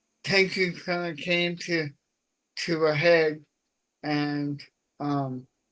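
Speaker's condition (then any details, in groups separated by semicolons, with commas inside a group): Cerebral palsy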